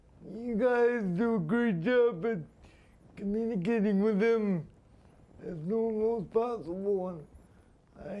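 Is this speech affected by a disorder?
Yes: spastic quadriplegia.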